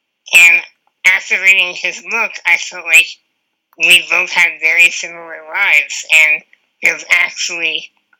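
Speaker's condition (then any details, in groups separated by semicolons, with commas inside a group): Spinal muscular atrophy; wheelchair user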